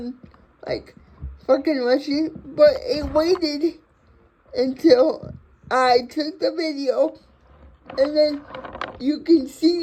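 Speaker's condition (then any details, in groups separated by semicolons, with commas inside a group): Cerebral palsy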